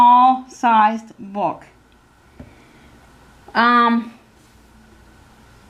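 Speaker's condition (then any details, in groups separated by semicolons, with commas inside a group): Cerebral palsy; physical handicap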